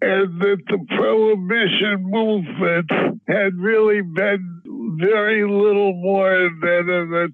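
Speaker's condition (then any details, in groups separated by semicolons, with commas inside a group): Parkinson's disease; preferred by tincture dropper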